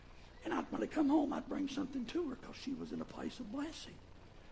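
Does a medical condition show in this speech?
Yes: vocal fold paralysis, bilateral; speaks with false vocal folds; false folds compensate for voicing.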